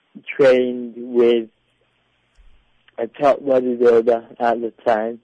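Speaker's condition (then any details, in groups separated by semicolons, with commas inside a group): Cerebral palsy; predicted never to talk, parents paid for speech therapy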